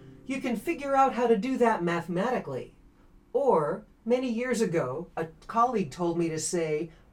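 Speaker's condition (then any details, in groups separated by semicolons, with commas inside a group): No condition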